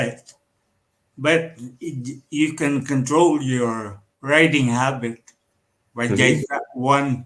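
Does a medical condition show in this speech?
Yes: cerebral palsy.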